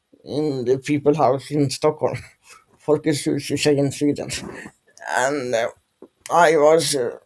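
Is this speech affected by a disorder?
Yes: dystonia; secondary spasticity, dystonia, parkinsonian tremor, arm, right shoulder operation; wheelchair user, involuntary movements, stiffness, new vascular parkinsonism.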